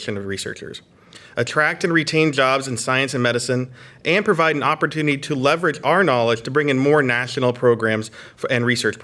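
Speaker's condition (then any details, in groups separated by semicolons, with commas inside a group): No condition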